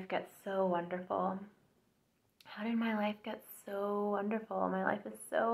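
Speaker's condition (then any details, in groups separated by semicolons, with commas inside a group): No condition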